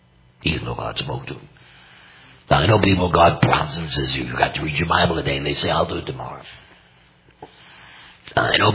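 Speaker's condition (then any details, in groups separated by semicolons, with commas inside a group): Total laryngectomy; unusual tone of voice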